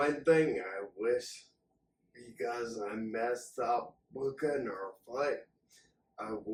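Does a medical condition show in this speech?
Yes: acquired and hereditary ataxia.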